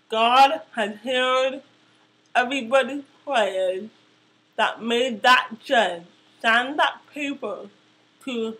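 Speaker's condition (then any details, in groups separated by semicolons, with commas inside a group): Cerebral palsy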